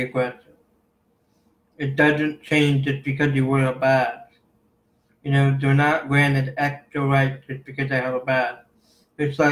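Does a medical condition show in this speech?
Yes: cerebral palsy.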